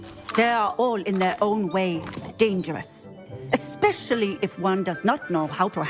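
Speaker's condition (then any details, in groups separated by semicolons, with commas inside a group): No condition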